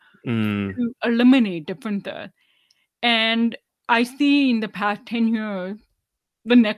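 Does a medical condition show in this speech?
Yes: deafness, 99% hearing loss, severe; hearing aids worn whole life, no cochlear implant despite candidacy; wears hearing aids, relies heavily on lip reading, does not sign, not fluent in ASL.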